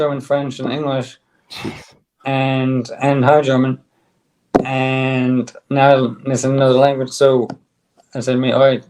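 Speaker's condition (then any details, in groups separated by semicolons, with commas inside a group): ALS; on drug, stronger bite, speaks better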